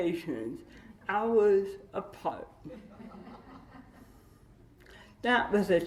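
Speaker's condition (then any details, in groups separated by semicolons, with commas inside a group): Cerebral palsy with dystonia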